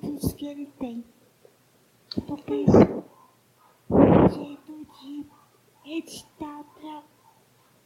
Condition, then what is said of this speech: Cerebral palsy. Talvez equilíbrio de fala também como questão da musicoterapia.